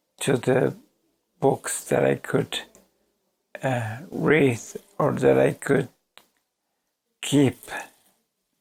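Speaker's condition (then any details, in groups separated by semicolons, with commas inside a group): ALS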